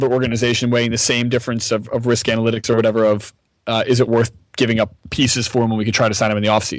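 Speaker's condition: No condition

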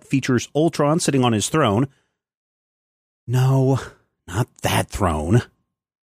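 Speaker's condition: No condition

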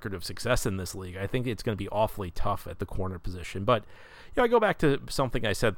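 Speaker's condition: No condition

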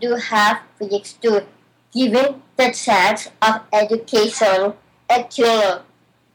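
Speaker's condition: Down syndrome; some speech difficulties due to condition

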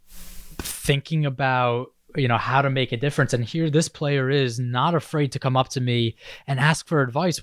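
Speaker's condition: No condition

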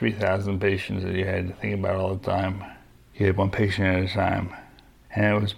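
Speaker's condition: Parkinson's disease; young-onset, LRRK2 hereditary, diagnosed at 38, right hand weakness, freezing, medication 5 years, deep brain stimulator; medication plus deep brain stimulation, adjustable if dyskinesias, daily exercise, Peloton bike

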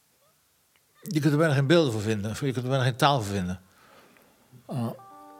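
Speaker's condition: Parkinson's disease; unsteady

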